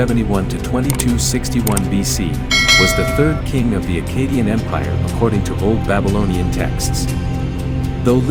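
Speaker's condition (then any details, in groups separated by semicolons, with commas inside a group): No condition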